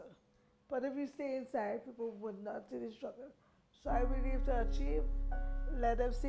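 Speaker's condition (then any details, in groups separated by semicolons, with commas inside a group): Cerebral palsy; lifelong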